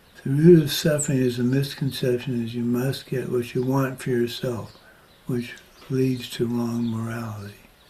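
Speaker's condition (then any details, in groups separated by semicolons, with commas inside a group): Parkinson's disease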